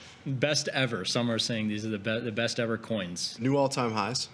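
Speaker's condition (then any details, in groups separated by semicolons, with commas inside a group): No condition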